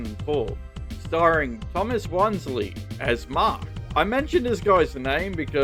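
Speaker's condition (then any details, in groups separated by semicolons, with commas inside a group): No condition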